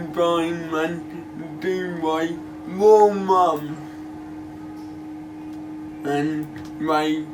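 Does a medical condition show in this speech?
Yes: cerebral palsy.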